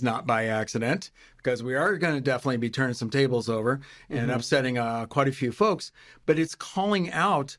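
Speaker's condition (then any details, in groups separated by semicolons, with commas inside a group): No condition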